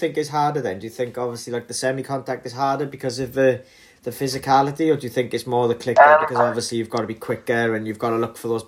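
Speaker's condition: No condition

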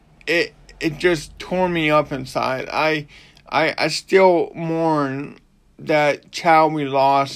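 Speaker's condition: Cerebral palsy; affects arms and hands

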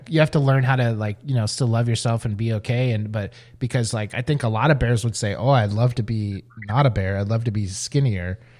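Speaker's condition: No condition

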